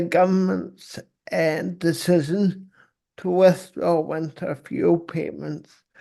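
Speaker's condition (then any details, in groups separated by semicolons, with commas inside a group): Cerebral palsy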